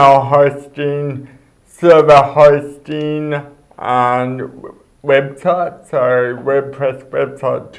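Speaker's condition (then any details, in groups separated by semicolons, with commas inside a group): Cerebral palsy; speech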